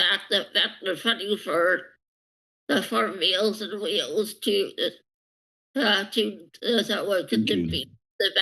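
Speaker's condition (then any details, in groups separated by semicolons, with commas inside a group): Speech impairment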